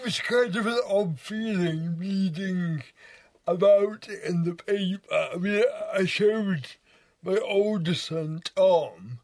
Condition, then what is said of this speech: Cerebral palsy. I think it's really hard for me to say.